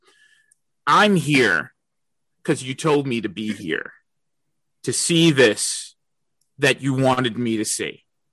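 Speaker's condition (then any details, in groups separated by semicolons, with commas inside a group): No condition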